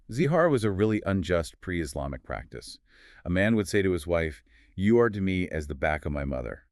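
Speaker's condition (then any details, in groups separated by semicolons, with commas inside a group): No condition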